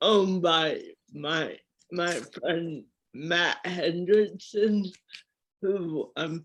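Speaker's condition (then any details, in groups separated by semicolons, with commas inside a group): Cerebral palsy; mild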